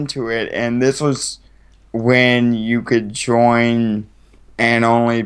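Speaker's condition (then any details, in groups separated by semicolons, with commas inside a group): Cerebral palsy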